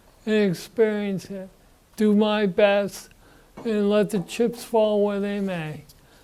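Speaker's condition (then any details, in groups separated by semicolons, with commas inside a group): Parkinson's disease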